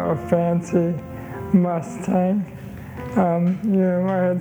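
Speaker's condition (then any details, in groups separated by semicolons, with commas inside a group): ALS; ALS diagnosed February to March 2005; wheelchair user, arms and legs non-functional, unable to dress self; voice changed since before illness, had to find new way to communicate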